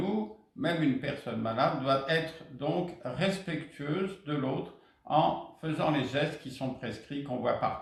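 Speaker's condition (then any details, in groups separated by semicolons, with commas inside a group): No condition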